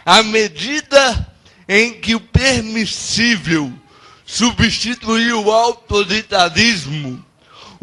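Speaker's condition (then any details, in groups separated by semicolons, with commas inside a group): Cerebral palsy; no speech as child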